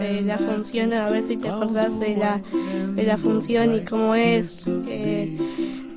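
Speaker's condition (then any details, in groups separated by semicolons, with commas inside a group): Down syndrome; congenital, since birth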